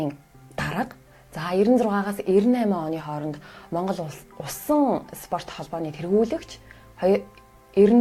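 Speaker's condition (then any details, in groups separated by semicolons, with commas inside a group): No condition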